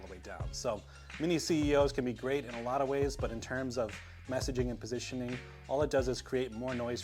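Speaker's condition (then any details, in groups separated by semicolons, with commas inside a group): No condition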